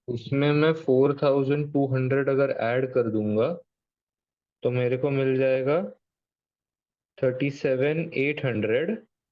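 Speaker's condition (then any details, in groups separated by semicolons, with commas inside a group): No condition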